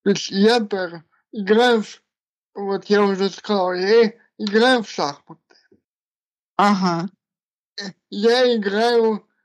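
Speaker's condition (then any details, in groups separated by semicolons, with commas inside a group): Cerebral palsy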